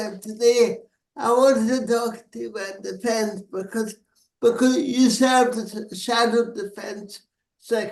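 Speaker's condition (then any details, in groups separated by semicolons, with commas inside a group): Cerebral palsy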